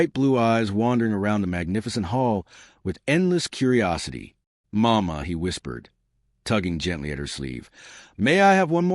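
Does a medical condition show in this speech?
No.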